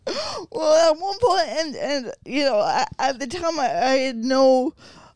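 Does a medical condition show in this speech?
Yes: cerebral palsy.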